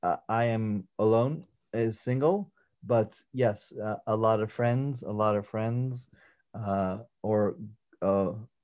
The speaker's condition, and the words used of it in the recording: Aphasia. You communicate a little bit differently, but I think that would be to your asset for patients.